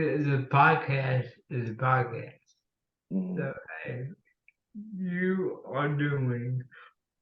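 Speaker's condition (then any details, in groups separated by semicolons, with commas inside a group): Cerebral palsy; since childhood; speech impediment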